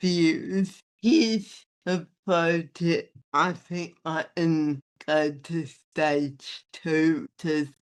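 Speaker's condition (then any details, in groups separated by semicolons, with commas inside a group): Athetoid spastic cerebral palsy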